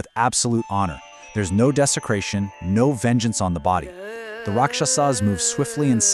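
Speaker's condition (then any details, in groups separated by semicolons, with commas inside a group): No condition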